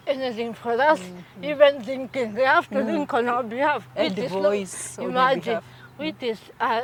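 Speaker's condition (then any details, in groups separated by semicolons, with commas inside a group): Cerebral palsy; from birth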